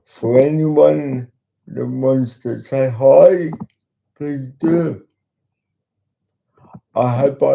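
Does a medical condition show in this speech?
Yes: cerebral palsy; talks slowly.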